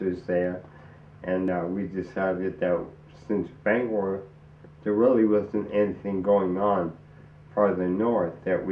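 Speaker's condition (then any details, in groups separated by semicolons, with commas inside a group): ALS; onset in arms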